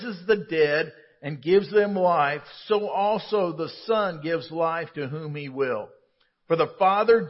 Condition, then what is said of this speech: No condition.